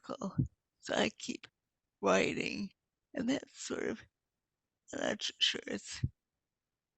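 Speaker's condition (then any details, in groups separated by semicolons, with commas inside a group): Multiple sclerosis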